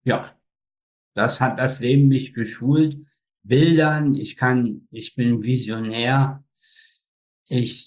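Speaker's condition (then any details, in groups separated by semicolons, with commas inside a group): Spastic tetraparesis, spastic quadriplegia; four limbs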